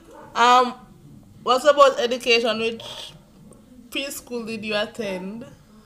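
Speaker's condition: Cerebral palsy

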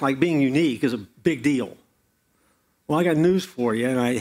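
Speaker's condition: No condition

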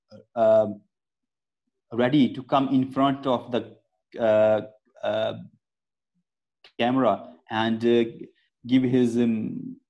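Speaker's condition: Stammering; persistent stammering, practices speech techniques, PSF Toastmasters Club for stammerers; still stammers, comfortable sharing thoughts, marked improvement over past 4 months with Toastmasters; stumbles in speaking, amount varies, expresses self easily despite stammering; blocks

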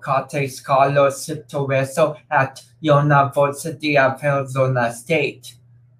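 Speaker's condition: Cerebral palsy; umbilical cord slightly wrapped around neck, affects cerebrum and cerebellum, hands do not cramp; affects speech and coordination

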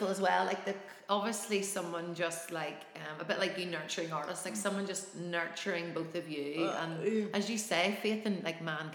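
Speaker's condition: No condition

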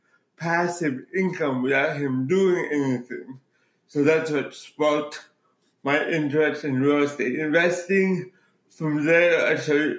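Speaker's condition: Cerebral palsy

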